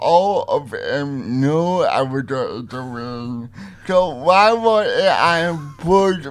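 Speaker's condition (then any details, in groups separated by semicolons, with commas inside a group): Cerebral palsy; uses light writer communication device; interview combines own voice with audio typed on Lightwriter communication device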